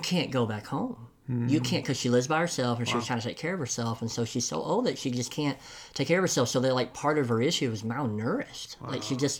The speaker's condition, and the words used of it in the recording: Cleft palate. I'm from Tennessee, so enunciation isn't always good.